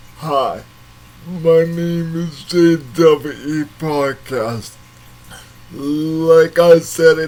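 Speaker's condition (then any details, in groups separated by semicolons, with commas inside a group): Cerebral palsy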